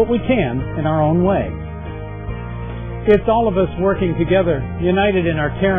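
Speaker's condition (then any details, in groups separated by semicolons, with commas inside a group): No condition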